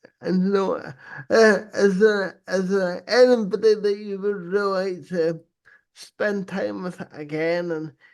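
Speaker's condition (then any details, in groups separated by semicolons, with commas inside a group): Cerebral palsy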